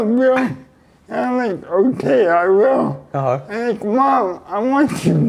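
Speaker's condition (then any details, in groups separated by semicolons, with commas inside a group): Cerebral palsy; neck surgery went badly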